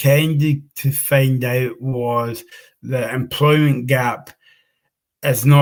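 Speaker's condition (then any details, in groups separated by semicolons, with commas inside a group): Cerebral palsy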